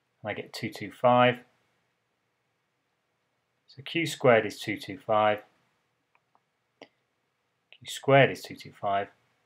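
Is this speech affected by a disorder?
No.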